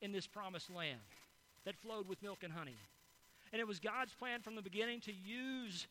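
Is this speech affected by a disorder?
No.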